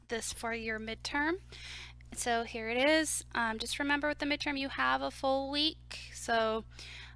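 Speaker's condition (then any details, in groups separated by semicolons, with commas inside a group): No condition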